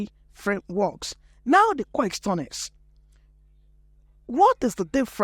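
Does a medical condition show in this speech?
No.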